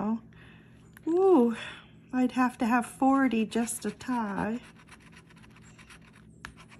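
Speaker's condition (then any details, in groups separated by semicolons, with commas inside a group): No condition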